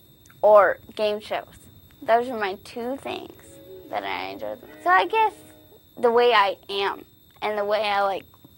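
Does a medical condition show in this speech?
Yes: cerebral palsy; spastic type, lack of oxygen at birth from prolapsed cord, breathing tube after birth, grade 4 of 4; legs affected, leg turns in, walks unstably on bent legs, wheelchair, physical therapy, poor hand coordination, writes on computer; predicted at birth to probably never speak.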